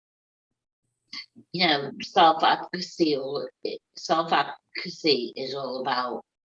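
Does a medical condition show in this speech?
Yes: cerebral palsy.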